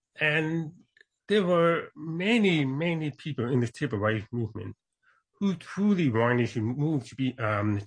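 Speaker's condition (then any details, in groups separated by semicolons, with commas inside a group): Born deaf; congenital deafness, mainstreamed into hearing schools as child; deaf accent, tries to speak as clearly as possible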